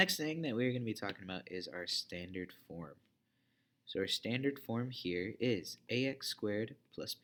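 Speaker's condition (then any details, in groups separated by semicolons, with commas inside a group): No condition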